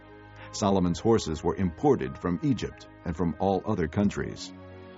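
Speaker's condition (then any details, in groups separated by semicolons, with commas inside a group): No condition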